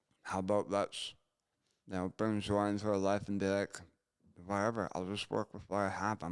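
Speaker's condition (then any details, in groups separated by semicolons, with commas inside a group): Gunshot injury to chin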